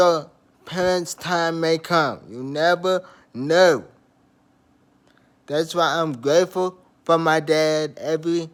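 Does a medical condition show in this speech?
Yes: traumatic brain injury.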